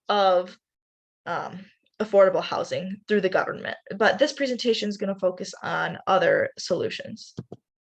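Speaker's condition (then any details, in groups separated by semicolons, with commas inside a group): No condition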